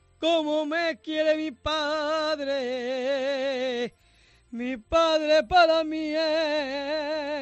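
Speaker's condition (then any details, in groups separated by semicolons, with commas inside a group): Down syndrome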